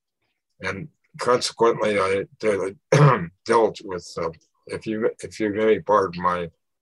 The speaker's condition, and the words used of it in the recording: Stroke. I had a stroke slightly before. Okay. And it inhibits my speech.